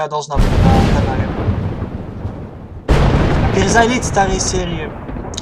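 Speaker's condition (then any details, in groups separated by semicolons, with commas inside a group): No condition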